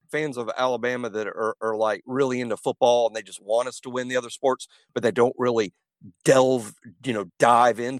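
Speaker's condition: No condition

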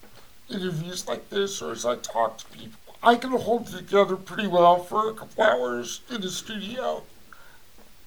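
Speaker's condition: Cerebral palsy; voice audibly affected

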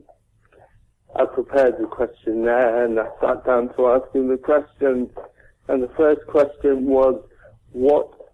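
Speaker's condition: Cerebral palsy; present from birth

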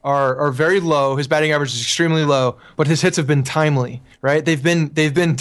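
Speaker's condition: No condition

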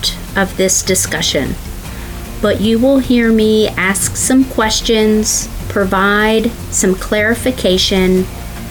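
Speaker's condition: No condition

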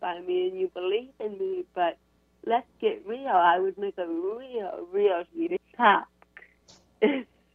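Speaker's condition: Cerebral palsy; ongoing Botox for chronic pain, constant uncontrollable brain signals against spinal hardware

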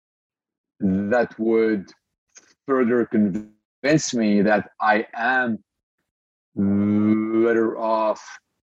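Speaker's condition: Stutter; stutter since birth in Lebanon, speaking disability, breathing technique partly controls it, Toastmasters practice; audible stutter, pauses may sound like internet lag; blocks

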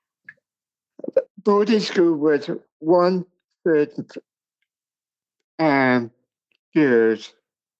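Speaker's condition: Cerebral palsy; speech impairment

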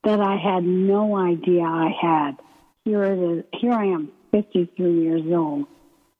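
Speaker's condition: ALS; limb onset in right foot

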